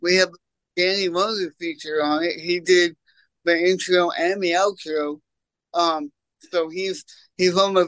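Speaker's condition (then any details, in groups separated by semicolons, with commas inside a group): Cerebral palsy; congenital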